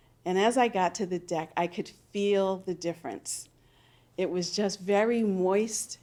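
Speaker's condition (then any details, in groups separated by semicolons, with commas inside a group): No condition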